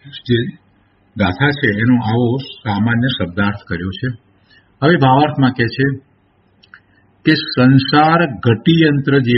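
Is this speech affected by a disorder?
No.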